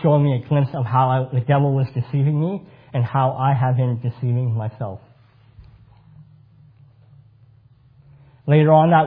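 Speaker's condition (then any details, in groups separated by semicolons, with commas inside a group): Cleft palate; congenital cleft palate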